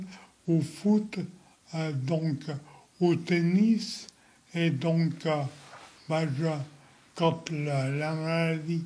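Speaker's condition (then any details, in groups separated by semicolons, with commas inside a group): Multiple sclerosis; rapid progression despite immunosuppressants, wheelchair, needs transfer help; 46 years since onset, bed and wheelchair, ongoing medications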